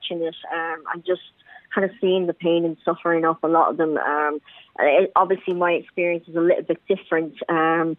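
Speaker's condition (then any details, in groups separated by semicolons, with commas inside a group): Cleft palate; congenital cleft palate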